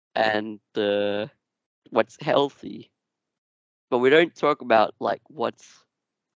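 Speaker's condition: Duchenne muscular dystrophy; genetic, progressive

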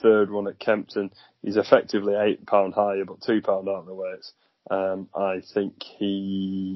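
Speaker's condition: No condition

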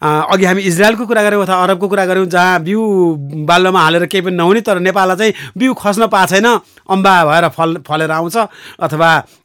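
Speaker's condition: No condition

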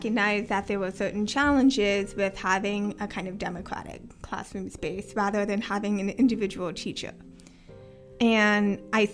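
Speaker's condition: Hearing loss with cochlear implants; born with some hearing

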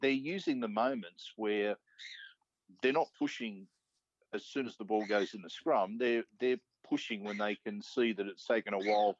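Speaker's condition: No condition

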